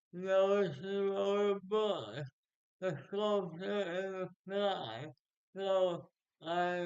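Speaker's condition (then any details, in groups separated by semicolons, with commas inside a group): Speech impairment after birth surgery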